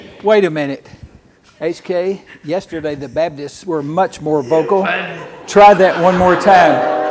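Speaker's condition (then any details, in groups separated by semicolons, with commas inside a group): No condition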